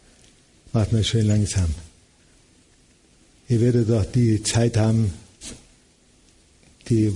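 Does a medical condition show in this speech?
Yes: Parkinson's disease; about 16 to 17 years since diagnosis, hand tremor, tremor-free on stage, almost daily falls, reduced mobility.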